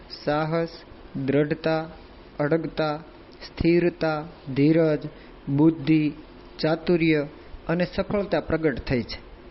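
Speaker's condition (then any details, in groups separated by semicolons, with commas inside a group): No condition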